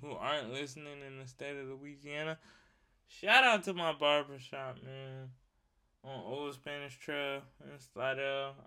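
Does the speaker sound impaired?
Yes: cerebral palsy; wheelchair user; fluent, no slur, not slow, sounds loud when passionate.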